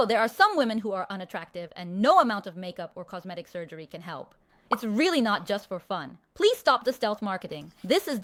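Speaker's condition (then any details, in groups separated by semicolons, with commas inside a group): No condition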